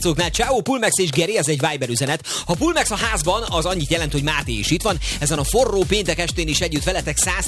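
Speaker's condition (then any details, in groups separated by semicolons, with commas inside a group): No condition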